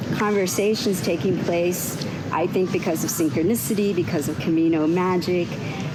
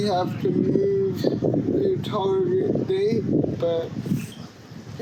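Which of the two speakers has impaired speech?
The second: cerebral palsy; cannot walk unaided.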